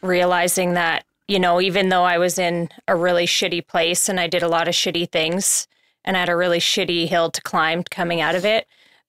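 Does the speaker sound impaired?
No.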